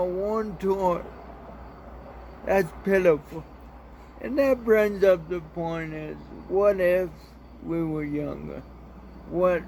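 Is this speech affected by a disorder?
Yes: cerebral palsy.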